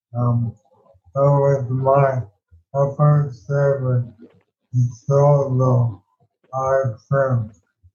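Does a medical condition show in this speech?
Yes: ALS.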